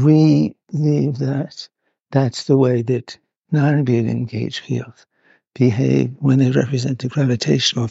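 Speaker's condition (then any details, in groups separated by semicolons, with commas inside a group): Parkinson's; needs to move about while filmed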